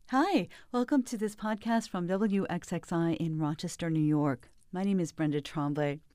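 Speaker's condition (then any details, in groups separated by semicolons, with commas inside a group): No condition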